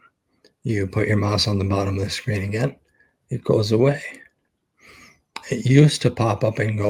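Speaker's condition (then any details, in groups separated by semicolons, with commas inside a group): ALS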